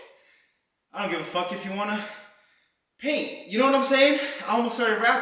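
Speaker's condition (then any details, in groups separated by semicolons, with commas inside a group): No condition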